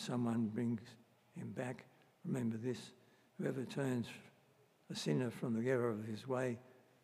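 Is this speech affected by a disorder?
Yes: Parkinson's disease; concern about voice carrying through.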